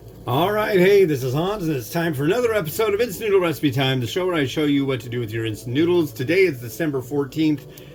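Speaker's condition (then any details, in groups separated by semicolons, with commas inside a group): No condition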